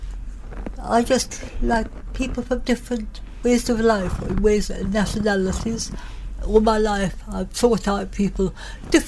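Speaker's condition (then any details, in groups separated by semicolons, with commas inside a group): Cerebral palsy, mild; slight, from birth, born very premature, about three months early, all problems blamed on birth; general health very good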